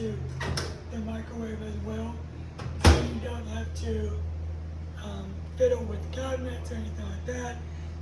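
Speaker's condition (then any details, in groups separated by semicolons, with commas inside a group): Cerebral palsy; uses a wheelchair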